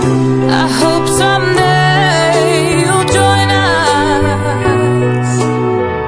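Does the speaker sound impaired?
No.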